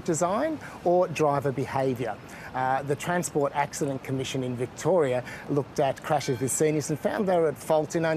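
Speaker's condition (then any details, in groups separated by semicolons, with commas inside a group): No condition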